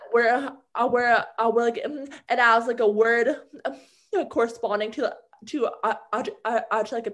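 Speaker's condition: Stuttering; stuttering since childhood, has had speech therapy; speaks in a different way, self-described as communicating just fine; repeated sounds, repeated words, prolonged sounds

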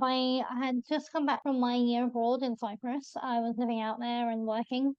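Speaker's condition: Bilateral cleft lip and palate; congenital

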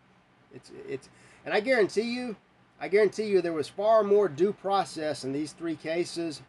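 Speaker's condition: No condition

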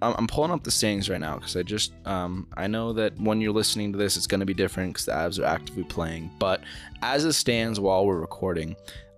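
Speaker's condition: No condition

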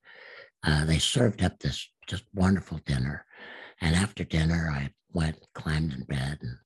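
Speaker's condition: Absent vocal cords; from gunshot through neck, confirmed on repeated exams, speech therapist saw no hope; still practices speaking; self-taught speech over about ten years, sounds made first then shaped by mouth, slight hoarseness, unique voice

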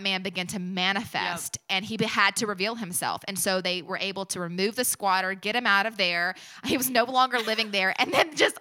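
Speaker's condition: No condition

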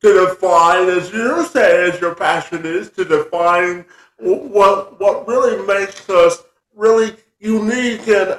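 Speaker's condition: Spastic quadriplegia cerebral palsy; severe

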